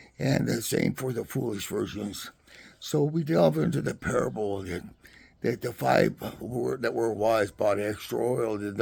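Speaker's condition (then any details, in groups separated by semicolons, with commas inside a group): Parkinson's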